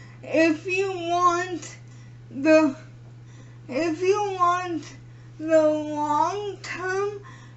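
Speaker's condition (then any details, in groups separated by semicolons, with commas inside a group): Cerebral palsy; premature birth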